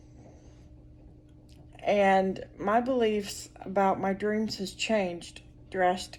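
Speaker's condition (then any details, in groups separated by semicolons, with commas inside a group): Cerebral palsy; speech noticeably atypical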